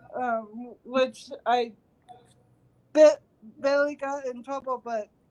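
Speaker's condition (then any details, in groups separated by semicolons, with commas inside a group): Cerebral palsy; since birth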